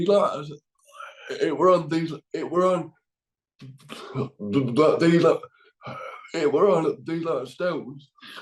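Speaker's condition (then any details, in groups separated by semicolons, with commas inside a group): Cerebral palsy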